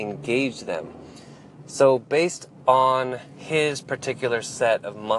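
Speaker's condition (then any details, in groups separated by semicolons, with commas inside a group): No condition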